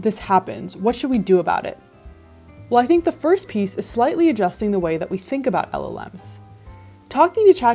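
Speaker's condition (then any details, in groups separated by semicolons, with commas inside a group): No condition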